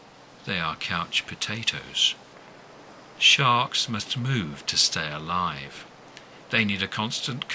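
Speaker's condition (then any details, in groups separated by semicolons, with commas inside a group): No condition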